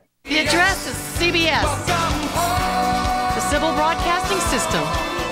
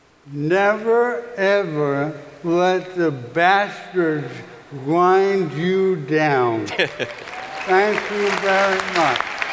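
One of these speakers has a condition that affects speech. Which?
The second: ALS; recently diagnosed; speech compromised, voice-over artist speaks for him.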